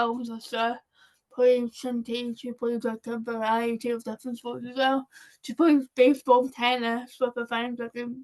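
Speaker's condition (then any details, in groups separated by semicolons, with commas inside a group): Cerebral palsy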